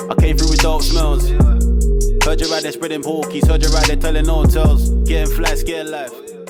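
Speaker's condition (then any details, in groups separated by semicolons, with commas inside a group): No condition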